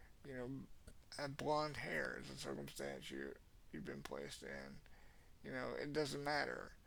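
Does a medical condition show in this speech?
Yes: cerebral palsy; has had speech therapy.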